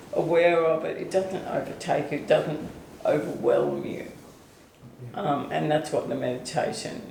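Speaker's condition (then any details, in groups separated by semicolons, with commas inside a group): ALS/MND; onset foot drop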